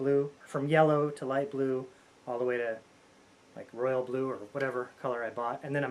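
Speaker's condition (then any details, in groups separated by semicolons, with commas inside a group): No condition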